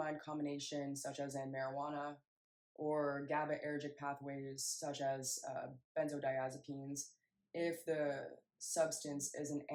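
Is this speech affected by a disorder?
No.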